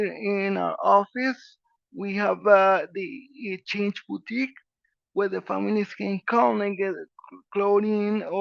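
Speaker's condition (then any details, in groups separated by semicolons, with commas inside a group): Cerebral palsy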